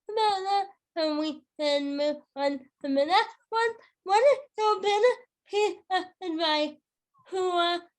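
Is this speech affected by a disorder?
Yes: cerebral palsy, spastic.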